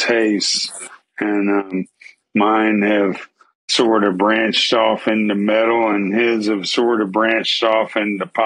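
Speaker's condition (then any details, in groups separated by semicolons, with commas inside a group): ALS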